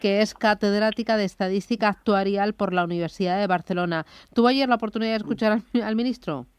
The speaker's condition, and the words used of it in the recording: No condition.